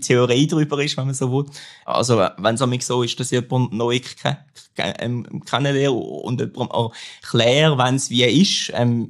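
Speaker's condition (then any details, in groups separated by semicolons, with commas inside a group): Stuttering; stuttering since about age 3.5, persisting, childhood self-experiments like robot-like speaking; affected in certain situations, varies better or worse, fluent when singing; repeated sounds, prolonged sounds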